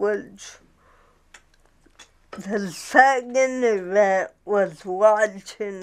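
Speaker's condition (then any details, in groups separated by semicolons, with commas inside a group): Cerebral palsy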